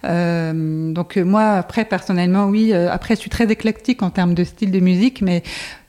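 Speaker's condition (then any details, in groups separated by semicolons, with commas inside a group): Acquired deafness, late-onset total hearing loss; lip-reads, learned unconsciously while losing hearing, no lip-reading courses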